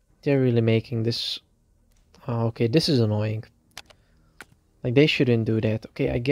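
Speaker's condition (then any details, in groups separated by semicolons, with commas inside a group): No condition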